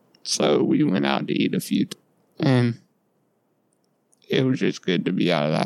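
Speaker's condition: Duchenne muscular dystrophy; lifelong

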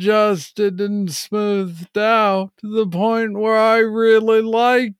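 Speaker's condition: Parkinson's disease; diagnosed at age 35

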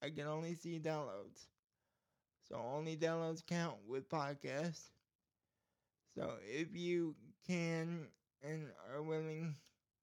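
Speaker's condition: Cerebral palsy

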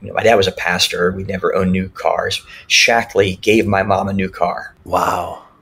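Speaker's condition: Cleft lip and palate; speech classes in childhood

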